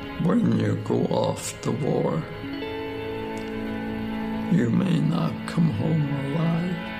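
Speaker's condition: ALS, speech-generating device

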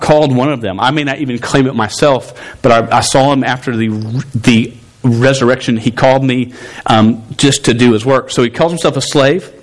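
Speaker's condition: Stuttering; long-standing stutter, present over 24 years, once fought calling to teach because unable to talk; sometimes hard to speak, harder when youth talk at same time; repeated words, blocks

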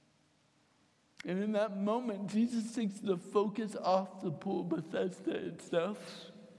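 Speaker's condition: Cerebral palsy; mild cerebral palsy from birth

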